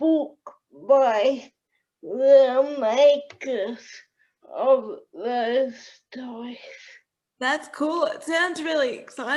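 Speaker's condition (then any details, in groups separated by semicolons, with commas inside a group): Cerebral palsy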